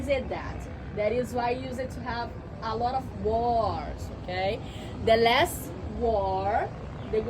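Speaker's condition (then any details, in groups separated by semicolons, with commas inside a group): No condition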